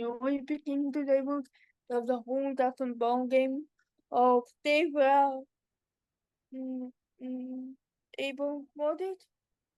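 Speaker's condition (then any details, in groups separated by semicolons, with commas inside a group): Cerebral palsy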